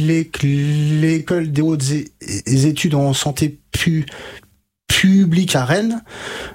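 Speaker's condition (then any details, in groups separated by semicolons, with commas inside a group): Stuttering; onset age 5-6, untreated in childhood, severe until 20, stuttering-specialist therapist Catherine Daubier, Nancy, from 20; age 33, about 28 years since onset, improved after years of therapy, uses fluency techniques; blocks and repetitions now, formerly blocked in every sentence, froze unable to read aloud; repeated sounds, prolonged sounds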